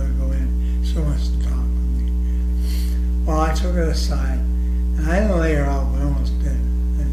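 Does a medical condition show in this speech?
Yes: ALS.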